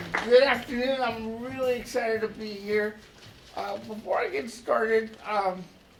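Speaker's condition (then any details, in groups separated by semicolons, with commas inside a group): Cerebral palsy; brain cell damage at birth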